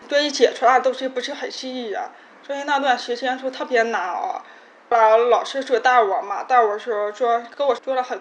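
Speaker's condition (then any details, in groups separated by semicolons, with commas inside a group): Hearing impairment; hearing loss from accident in childhood, completed speech rehabilitation training, words drilled hundreds of times daily; daily word drills with parents speaking from behind, hundreds of repetitions, communication once judged poor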